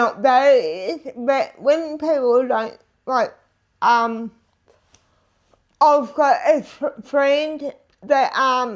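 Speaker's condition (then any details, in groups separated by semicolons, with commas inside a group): Disability affecting speech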